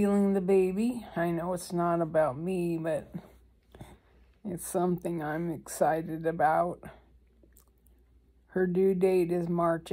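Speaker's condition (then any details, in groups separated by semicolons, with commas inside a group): ALS; breathing difficulty eased by medication, could decline suddenly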